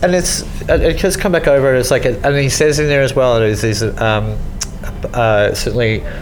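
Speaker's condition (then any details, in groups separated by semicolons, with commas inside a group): Cleft lip and palate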